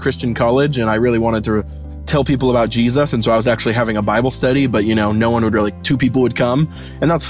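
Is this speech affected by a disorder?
No.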